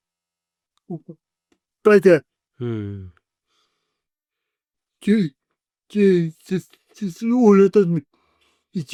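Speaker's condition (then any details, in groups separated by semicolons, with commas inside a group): Cerebral palsy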